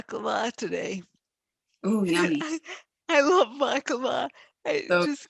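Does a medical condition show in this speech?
Yes: multiple sclerosis.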